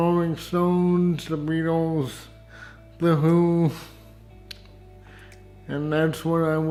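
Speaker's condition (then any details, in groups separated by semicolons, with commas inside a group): Cerebral palsy with dysarthria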